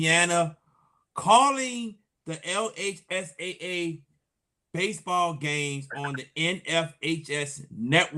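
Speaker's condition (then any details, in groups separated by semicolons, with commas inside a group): No condition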